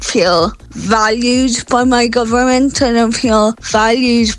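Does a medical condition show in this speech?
Yes: Friedreich's ataxia; diagnosed at age 13; Skyclaris drug treatment not yet funded, HSE funding decision pending.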